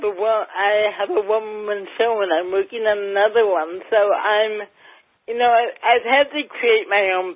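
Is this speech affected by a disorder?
Yes: cerebral palsy, mild; mildly affects speech.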